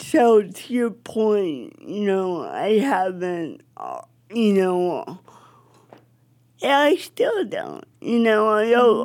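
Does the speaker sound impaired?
Yes: cerebral palsy; speech affected, jokingly called a god-given accent.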